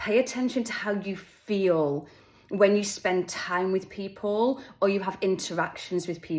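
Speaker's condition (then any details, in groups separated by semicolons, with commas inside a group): No condition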